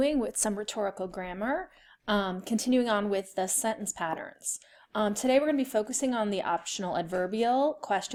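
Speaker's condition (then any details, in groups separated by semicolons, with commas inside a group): No condition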